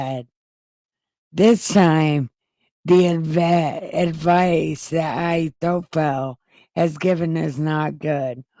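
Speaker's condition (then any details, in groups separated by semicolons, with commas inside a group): Brain injury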